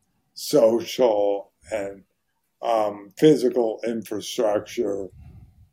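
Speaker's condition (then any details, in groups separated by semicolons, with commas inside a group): ALS; voice very hoarse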